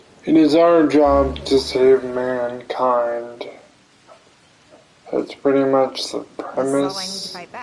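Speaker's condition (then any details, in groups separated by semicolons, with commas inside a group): Cerebral palsy; limbs affected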